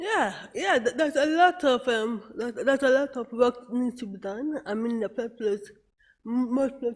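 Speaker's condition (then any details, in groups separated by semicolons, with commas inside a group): Cerebral palsy; therapy started late, at age ten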